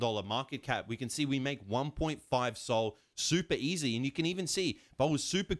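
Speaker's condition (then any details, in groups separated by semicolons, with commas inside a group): No condition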